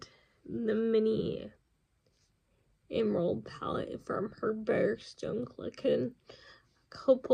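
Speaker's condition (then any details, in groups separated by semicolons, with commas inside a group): Cerebral palsy; congenital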